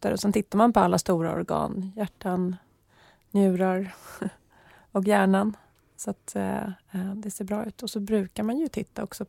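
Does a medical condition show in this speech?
No.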